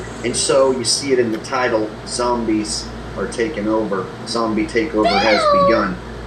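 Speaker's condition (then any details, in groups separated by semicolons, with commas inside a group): No condition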